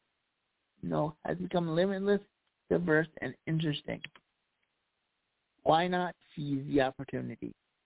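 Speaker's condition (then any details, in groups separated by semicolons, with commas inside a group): Cerebral palsy; walked with walker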